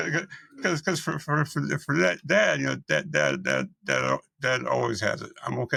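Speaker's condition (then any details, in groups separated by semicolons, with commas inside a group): Multiple system atrophy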